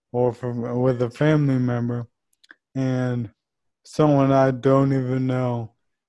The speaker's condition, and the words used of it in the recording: ALS (motor neuron disease). But overall, I think it's still understandable.